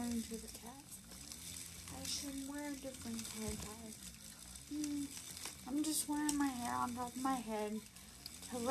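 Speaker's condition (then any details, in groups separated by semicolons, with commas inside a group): Brain injury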